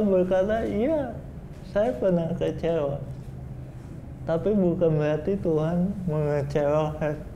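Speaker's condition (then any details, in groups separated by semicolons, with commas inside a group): Cerebral palsy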